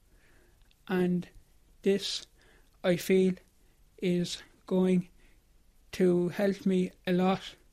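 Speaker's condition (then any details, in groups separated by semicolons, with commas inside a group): Stammer; stammer persisting into adulthood, speech therapy from about age 8 to 14 without benefit; attending course for adults who stammer, learning voluntary stammering technique for control; stammer expected never to leave, working to gain control; prolonged sounds, blocks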